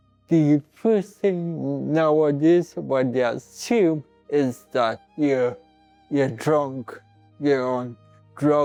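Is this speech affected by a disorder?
Yes: cerebral palsy; from birth.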